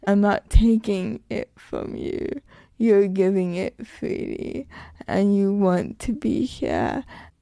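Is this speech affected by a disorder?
Yes: cerebral palsy; full-time wheelchair user.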